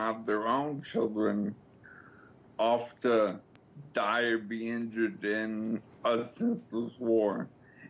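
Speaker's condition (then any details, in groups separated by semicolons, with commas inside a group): Slurred speech after coma; speech significantly slurred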